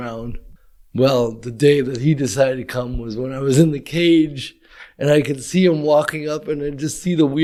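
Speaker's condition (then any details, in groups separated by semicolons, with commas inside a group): Cerebral palsy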